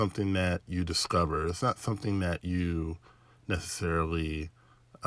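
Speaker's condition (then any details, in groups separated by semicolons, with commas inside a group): No condition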